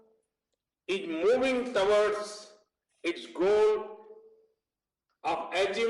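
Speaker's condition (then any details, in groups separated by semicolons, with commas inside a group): No condition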